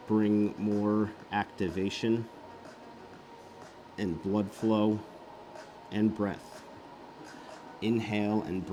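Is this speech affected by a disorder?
No.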